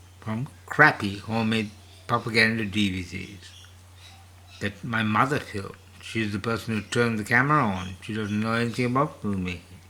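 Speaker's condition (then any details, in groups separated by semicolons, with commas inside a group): Parkinson's disease; hypersalivation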